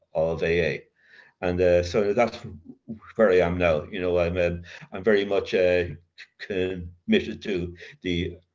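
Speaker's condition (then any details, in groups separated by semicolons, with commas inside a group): Covert stutter; severe childhood stutter, linked to adverse childhood experience, child guidance clinic, worse with teacher's punishment, covert since sobriety; still gets occasional blocks, uses voice as main working tool; stutters in mind more than aloud, avoids feared words, voice never feels own; repeated words, prolonged sounds, blocks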